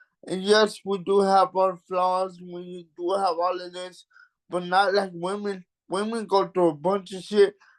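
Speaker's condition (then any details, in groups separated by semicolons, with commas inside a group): Cerebral palsy; mild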